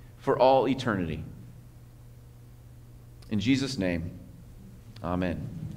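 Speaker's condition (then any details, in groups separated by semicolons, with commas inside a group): No condition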